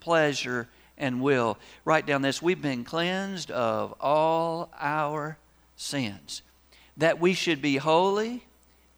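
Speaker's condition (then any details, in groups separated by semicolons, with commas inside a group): No condition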